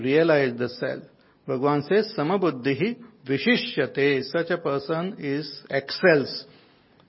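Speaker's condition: No condition

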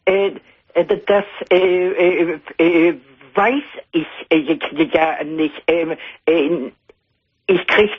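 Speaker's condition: Stuttering; childhood onset, noticed at age 10, lifelong; still stuttering at 61, past therapies including breathing therapy from Holland; not fluent, stutter audible on call, at worst half a day per word, partly improved by therapy; repeated sounds

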